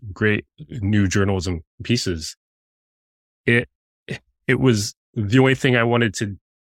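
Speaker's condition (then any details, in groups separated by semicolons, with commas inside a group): Stuttering; audible stuttering during interviews, noticed by listeners; repeated sounds, blocks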